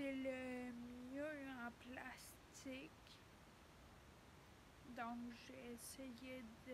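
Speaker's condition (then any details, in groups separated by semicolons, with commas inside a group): Ataxia; degenerative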